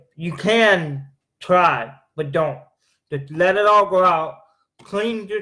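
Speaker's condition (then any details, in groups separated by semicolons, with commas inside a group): Cerebral palsy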